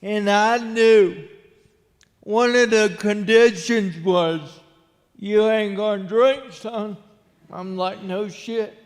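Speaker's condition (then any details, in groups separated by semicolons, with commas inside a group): Cerebral palsy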